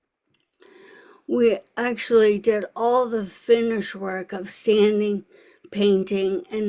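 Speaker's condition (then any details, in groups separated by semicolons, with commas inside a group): ALS; speech audibly affected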